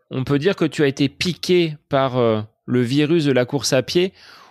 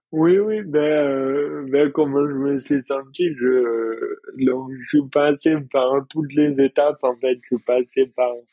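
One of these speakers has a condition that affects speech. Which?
The second: dystonia; from birth, involuntary contractions, affects fine motor skills; bouts of heavy daytime fatigue.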